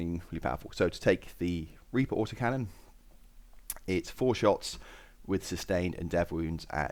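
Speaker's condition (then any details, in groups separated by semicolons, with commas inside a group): No condition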